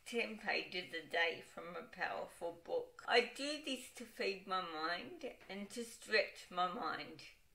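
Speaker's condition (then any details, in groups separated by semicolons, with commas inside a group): Cerebral palsy, dystonic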